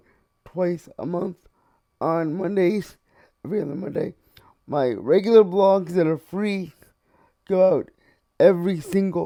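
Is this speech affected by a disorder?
Yes: cerebral palsy.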